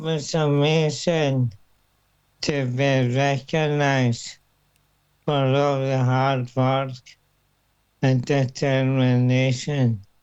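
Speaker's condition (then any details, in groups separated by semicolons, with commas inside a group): Motor neuron disease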